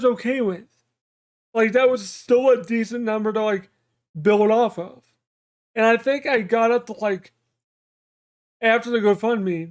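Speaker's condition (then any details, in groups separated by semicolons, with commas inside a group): Cerebral palsy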